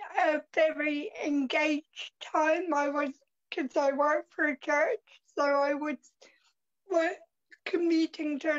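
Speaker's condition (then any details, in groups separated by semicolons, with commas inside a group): Cerebral palsy; from birth, crutches, wheelchair, scooter, surgery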